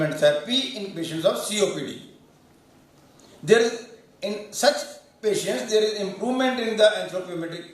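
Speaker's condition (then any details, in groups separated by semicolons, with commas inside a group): No condition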